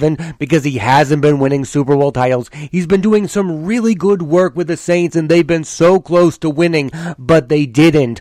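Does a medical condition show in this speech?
No.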